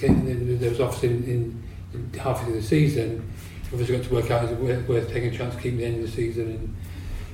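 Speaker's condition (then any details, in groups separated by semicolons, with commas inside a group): Parkinson's disease; symptoms about three years before diagnosis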